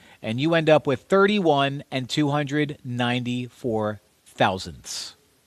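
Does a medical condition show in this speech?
No.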